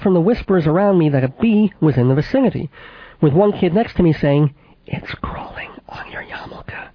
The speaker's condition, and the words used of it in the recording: Cleft palate. And I don't have an especially nasal voice, but then again, no one's going to confuse me with Chuck Scarborough.